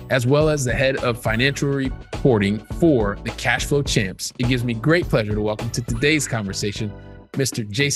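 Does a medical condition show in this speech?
No.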